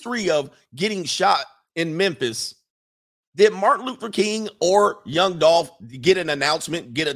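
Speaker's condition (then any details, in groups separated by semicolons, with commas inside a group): No condition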